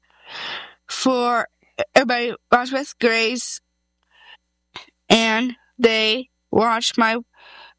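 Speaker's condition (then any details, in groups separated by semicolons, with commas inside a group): Down syndrome, trisomy 21; first language sign language, over 300 signs by age 2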